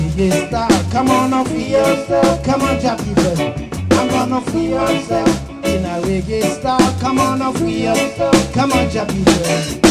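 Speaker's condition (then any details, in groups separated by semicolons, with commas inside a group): No condition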